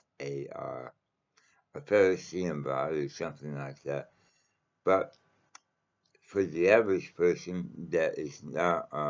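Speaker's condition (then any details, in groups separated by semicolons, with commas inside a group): Mouth cancer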